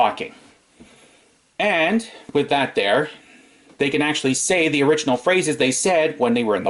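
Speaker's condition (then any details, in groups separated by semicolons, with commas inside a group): No condition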